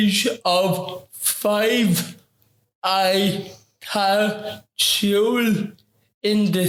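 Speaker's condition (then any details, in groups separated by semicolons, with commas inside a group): Ataxic cerebral palsy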